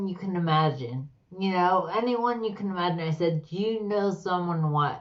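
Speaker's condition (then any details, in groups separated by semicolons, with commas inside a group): Slurred speech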